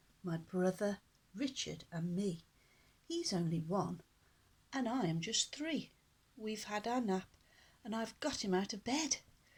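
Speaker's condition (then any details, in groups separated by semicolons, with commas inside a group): No condition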